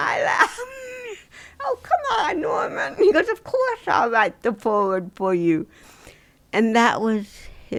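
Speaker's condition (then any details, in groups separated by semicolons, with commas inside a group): Dystonia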